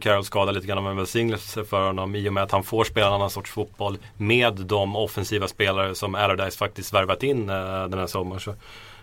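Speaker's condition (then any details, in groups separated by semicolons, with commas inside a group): No condition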